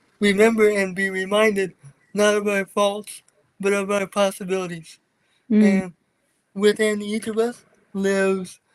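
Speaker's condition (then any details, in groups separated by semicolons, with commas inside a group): Cerebral palsy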